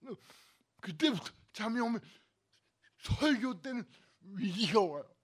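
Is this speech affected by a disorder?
Yes: cerebral palsy; lifelong pain, body and bones twisted, bent body; cervical spine c2 to c7 damaged, two surgeries upcoming, not curative, may need reoperation, worsening.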